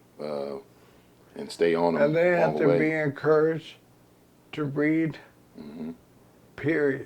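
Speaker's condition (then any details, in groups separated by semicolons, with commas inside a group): ALS; progressive terminal illness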